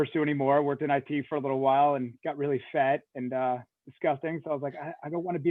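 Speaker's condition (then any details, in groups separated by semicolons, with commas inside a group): No condition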